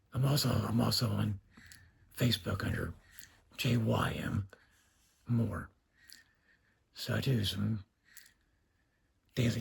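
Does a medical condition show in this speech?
Yes: neck cancer with tracheostomy, speaking valve.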